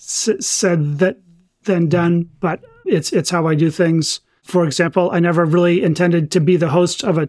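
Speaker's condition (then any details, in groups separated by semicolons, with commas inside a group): Stuttering; stuttering since childhood, varying severity, relatively fluent at times, exercise and good diet help; currently at a low point in stuttering; feels like brain outrunning, speaking fast worsens it, effortful, tension in throat and chest blocks talking; repeated sounds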